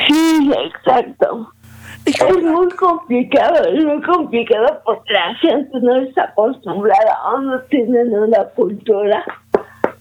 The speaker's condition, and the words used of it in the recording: Cerebral palsy. Que afortunadamente me había afectado como tanto del cuerpo, me había permitido caminar, hablar y demás.